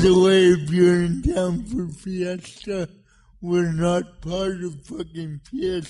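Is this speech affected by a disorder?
Yes: cerebral palsy; hand and arm movement affected, difficulty doing high fives.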